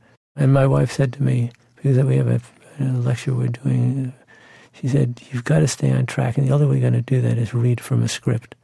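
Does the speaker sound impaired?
Yes: Parkinson's disease; possible REM sleep signs about ten years earlier, handwriting became illegible; symptoms for several years, diagnosis first suggested on sight by neurologist Dr. Martin Samuels; voice once decent, now fuzzy.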